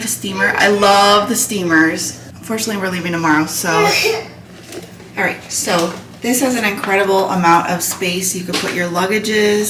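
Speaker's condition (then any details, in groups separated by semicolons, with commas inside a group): No condition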